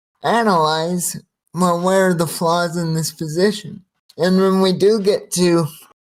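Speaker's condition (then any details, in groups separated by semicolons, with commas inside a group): Cerebral palsy, spastic quadriplegia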